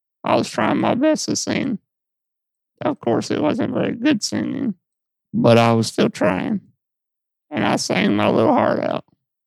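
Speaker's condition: Muscular dystrophy; muscle and fat lost around tailbone

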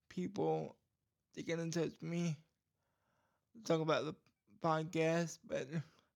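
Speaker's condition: Cerebral palsy; cerebral palsy causing speech problem, scratchy throat and gag reflex issues at times; voice goes in and out, some parts edited out and retried; voice goes in and out sometimes

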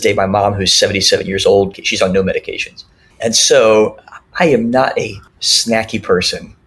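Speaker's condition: Cleft lip and palate; congenital cleft lip and palate, many surgeries in childhood; speech classes in childhood

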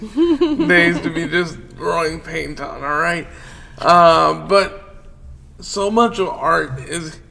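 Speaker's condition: Cerebral palsy; wheelchair user

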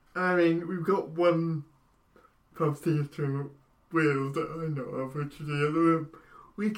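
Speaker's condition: Cerebral palsy; brain damage at or around birth

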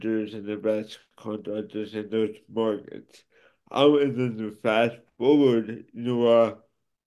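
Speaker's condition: Cerebral palsy; affects speech and motor skills

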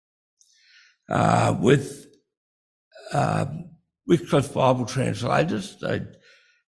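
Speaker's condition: Breathing-related speech difficulty; insufficient breathing while speaking

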